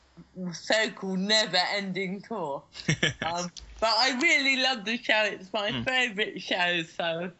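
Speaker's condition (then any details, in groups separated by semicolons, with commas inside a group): Cerebral palsy; cerebral palsy since childhood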